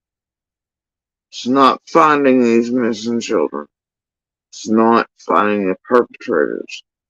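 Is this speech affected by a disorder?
Yes: facial paralysis after surgery; tongue.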